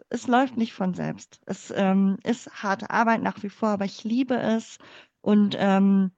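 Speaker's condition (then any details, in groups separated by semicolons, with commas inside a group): Cleft palate; congenital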